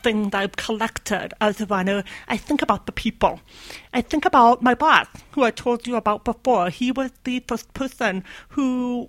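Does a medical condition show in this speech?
Yes: deafness, completely deaf right ear, severe to profound left ear; hears about 50% of average.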